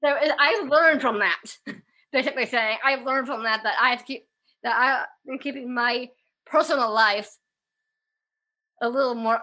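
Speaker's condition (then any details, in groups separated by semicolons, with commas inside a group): Down syndrome; developmental disability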